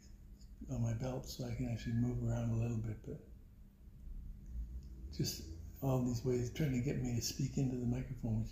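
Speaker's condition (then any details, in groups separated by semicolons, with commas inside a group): Parkinson's; voice weakened by Parkinson's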